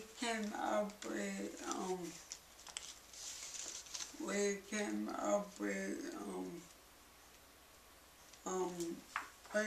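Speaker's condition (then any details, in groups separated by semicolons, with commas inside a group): Cerebral palsy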